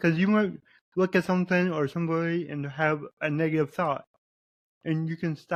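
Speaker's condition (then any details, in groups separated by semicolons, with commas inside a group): Cerebral palsy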